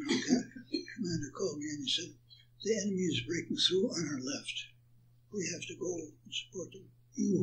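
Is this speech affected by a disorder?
Yes: Parkinson's; attributed to Agent Orange exposure.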